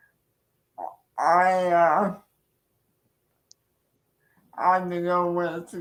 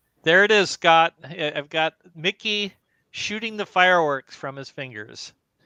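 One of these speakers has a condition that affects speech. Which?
The first: cerebral palsy.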